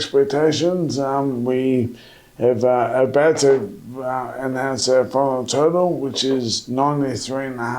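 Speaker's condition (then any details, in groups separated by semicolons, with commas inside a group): MND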